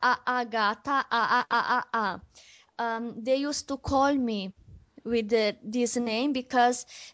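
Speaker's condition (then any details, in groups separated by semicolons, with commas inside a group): Stuttering; onset at age 4, voice changed suddenly about half year before onset, speech therapy three times without change; stutters for over 20 years, still stutters; stuttering with repeated phrases and part-words, self-corrections; repeated sounds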